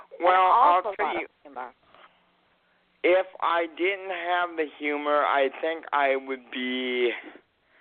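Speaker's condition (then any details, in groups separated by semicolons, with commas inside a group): Cerebral palsy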